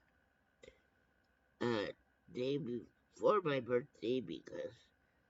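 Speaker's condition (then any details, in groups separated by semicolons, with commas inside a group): Brain injury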